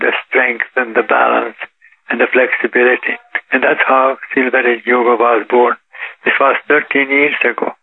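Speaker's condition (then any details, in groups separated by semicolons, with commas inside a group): Parkinson's disease; symptoms not detectable by others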